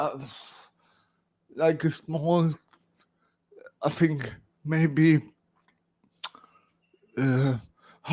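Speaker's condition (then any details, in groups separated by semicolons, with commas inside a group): Cerebral palsy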